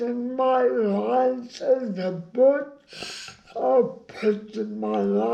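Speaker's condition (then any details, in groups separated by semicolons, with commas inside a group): Brain injury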